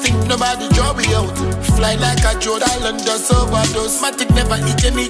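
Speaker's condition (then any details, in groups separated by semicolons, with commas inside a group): No condition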